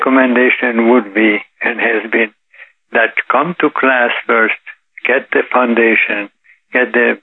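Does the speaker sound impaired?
Yes: Parkinson's disease; Parkinson's disease detected about 8 years ago.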